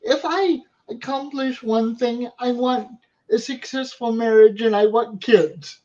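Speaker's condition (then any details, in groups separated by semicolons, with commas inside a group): Cerebral palsy; wheelchair user, physical therapy; undiagnosed problem over past year and a half, on seven medications including pain medication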